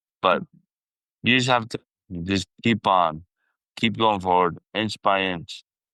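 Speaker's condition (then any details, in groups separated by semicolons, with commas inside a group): Traumatic brain injury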